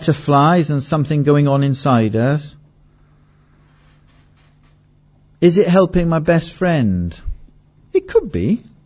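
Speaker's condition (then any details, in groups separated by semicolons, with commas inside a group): No condition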